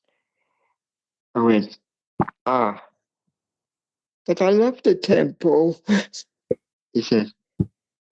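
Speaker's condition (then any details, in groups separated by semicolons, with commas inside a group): Cerebral palsy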